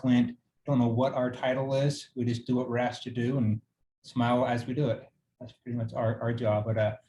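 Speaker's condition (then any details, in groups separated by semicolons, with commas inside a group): No condition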